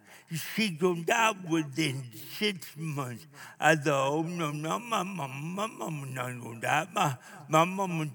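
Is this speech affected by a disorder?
Yes: cerebral palsy; cerebral palsy from birth.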